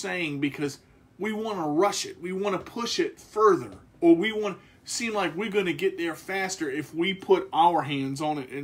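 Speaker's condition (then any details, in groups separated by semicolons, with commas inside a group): No condition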